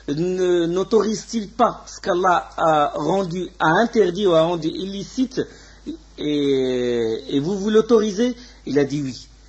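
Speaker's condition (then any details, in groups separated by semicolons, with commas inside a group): No condition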